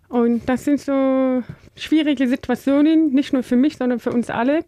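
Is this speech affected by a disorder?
Yes: deafness; deaf from birth, hears from 80 decibels, nothing under 120 without aids, Phonak hearing aids, lip-reads; learned speaking as child using balloons, speaks well, better than many deaf people.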